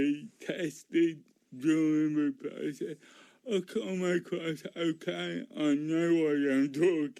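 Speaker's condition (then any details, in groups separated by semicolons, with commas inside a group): Cerebral palsy; speech noticeably affected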